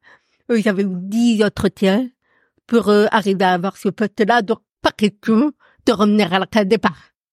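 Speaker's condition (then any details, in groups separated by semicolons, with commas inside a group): Profound deafness; audible accent from deafness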